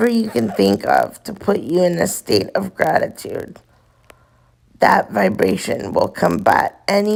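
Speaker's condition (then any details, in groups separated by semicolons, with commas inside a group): Cerebral palsy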